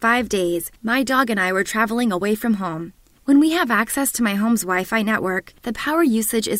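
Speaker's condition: No condition

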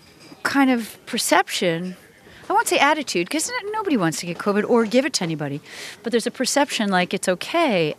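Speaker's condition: No condition

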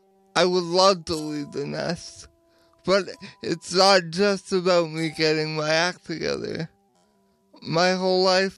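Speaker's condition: Cerebral palsy; power wheelchair user

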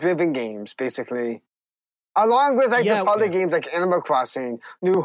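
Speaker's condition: Down syndrome; congenital

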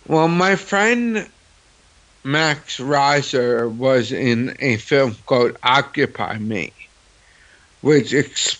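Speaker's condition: Cerebral palsy; no typical CP voice

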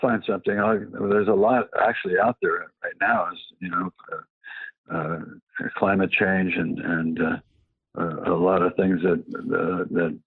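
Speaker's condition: Parkinson's disease

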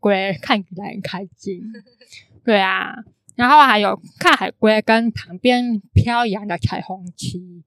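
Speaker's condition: Congenital hearing impairment, congenital cochlear underdevelopment; relies on watching eyes and surroundings to communicate

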